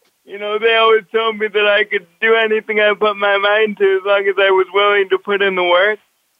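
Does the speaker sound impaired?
Yes: cerebral palsy; walks with walker.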